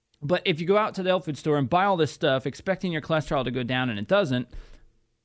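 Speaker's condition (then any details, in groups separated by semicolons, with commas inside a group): No condition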